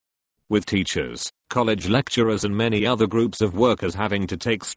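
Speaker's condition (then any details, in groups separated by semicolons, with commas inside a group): No condition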